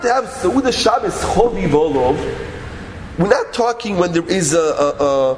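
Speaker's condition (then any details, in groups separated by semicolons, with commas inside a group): No condition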